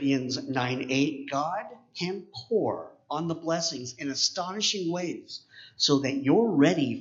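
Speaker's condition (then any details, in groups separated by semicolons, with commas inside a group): Cleft palate; congenital cleft palate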